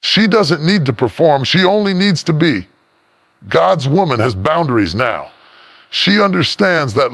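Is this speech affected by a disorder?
No.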